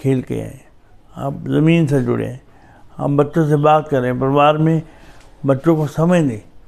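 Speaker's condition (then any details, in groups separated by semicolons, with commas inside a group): Cerebral palsy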